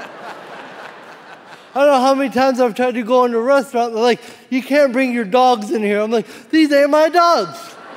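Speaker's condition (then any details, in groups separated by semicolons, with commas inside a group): Cerebral palsy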